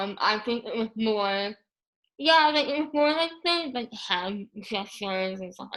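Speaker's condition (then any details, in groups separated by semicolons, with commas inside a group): Moebius syndrome; paralyzed tongue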